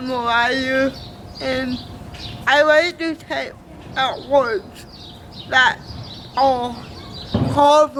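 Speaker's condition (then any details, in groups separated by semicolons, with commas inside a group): Cerebral palsy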